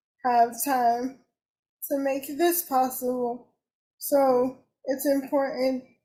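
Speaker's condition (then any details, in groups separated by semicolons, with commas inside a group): Cerebral palsy; cerebral palsy, uses wheelchair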